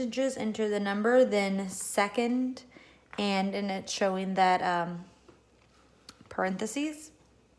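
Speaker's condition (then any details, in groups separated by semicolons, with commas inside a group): No condition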